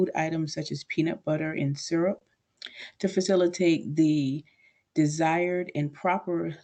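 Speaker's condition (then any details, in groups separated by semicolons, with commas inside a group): No condition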